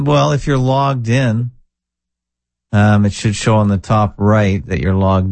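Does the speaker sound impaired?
No.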